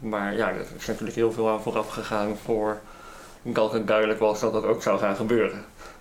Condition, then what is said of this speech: Cleft palate. Je hoort het al op de manier waarop hij praat, heeft immers zelfs ook een hazenlip.